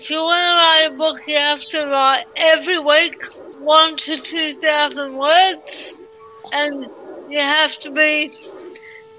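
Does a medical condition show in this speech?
Yes: cerebral palsy.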